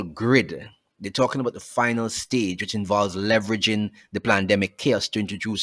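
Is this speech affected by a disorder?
No.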